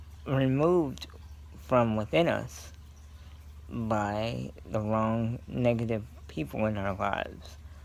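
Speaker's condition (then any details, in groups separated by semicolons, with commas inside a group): Cerebral palsy; scoliosis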